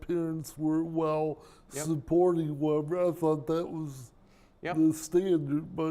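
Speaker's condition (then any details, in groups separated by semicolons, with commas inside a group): Cerebral palsy; speech impairment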